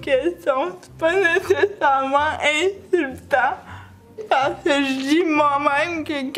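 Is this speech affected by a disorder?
Yes: cerebral palsy; affects walking, uneven gait.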